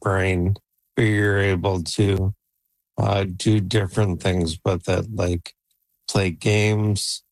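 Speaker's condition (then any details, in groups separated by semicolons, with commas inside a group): ALS; left leg froze at onset, Neuralink N1 implant three months ago, voice banked via 11 Labs; age 48, controls computer with thoughts via implant; voice deteriorating and audibly affected, expects soon to be unable to talk, plans AI voice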